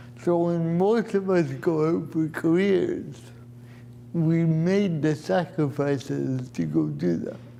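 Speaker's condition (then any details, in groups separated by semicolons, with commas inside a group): Cerebral palsy; asks for subtitles for clarity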